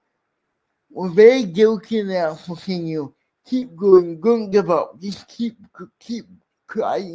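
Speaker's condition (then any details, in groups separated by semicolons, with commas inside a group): Cerebral palsy; speech impairment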